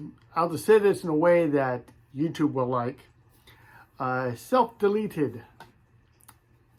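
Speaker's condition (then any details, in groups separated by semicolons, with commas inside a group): No condition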